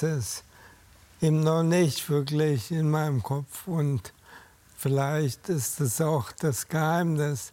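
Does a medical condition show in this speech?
Yes: ALS; diagnosed at 47 after two months, first suspected carpal tunnel, disc or stroke; almost 10 years since diagnosis, companion Cassandra Menten, alternative therapies tried, cannot go out alone.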